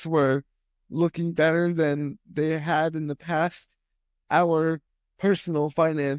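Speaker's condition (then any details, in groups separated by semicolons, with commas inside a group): Spastic quadriplegic cerebral palsy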